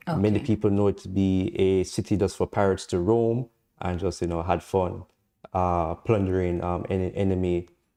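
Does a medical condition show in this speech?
No.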